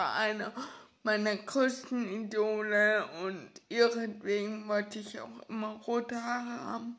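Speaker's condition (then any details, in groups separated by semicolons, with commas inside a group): Ataxia; ataxia affecting hands and fingers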